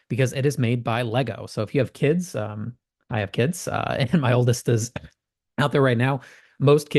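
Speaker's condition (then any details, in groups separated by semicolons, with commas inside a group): No condition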